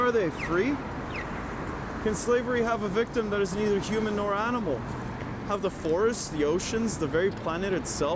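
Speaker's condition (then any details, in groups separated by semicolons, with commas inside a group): No condition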